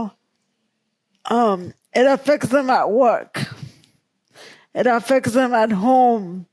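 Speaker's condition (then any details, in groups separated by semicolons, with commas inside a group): Cerebral palsy; present from birth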